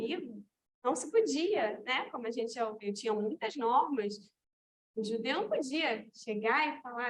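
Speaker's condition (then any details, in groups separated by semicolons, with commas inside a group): No condition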